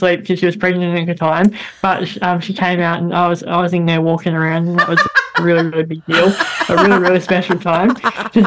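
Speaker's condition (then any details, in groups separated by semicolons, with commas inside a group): Bilateral cleft lip and palate; congenital, first operation at three months, many childhood operations, hip-to-mouth bone graft, throat operation, low motor skills; speech therapy in childhood and after operations into high school, once squeaky, very airy, nasal, much improved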